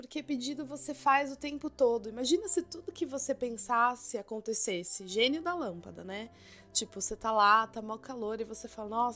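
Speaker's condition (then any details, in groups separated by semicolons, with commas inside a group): No condition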